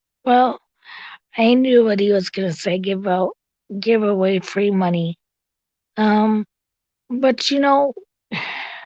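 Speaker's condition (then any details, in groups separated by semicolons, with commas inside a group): Cerebral palsy; tracheotomy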